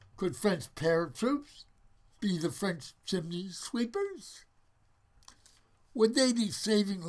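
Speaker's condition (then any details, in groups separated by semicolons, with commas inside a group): Parkinson's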